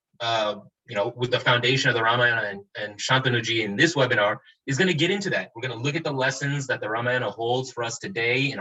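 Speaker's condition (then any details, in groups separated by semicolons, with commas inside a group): No condition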